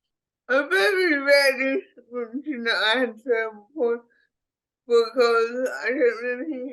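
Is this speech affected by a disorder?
Yes: cerebral palsy; speech impediment.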